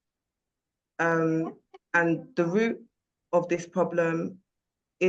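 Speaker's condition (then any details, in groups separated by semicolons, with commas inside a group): No condition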